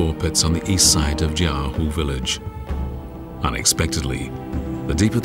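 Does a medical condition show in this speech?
No.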